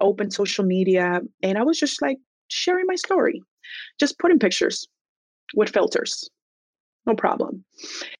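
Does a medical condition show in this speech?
No.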